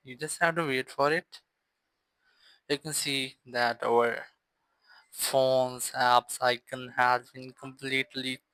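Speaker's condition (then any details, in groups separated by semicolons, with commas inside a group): No condition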